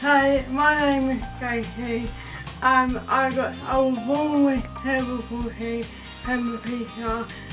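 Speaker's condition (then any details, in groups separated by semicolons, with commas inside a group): Cerebral palsy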